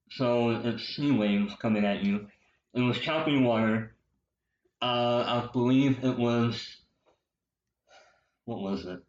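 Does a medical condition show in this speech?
Yes: cleft lip and palate, popliteal pterygium syndrome; congenital.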